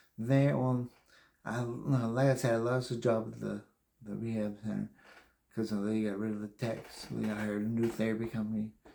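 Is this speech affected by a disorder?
Yes: brain injury; memory greatly affected.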